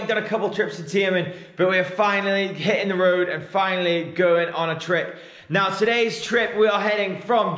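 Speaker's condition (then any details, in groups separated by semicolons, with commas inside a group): No condition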